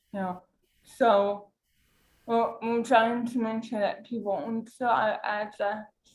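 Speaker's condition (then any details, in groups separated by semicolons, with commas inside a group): Cerebral palsy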